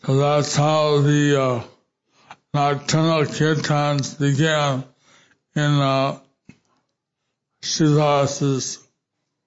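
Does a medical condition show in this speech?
Yes: stroke with facial paralysis; hard to follow for unaccustomed listeners, words repeated by interpreter Ignat Gordas.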